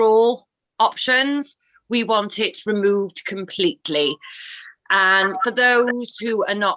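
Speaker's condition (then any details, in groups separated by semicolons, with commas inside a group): No condition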